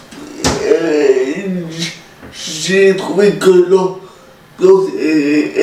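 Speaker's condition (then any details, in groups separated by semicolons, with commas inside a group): Cerebral palsy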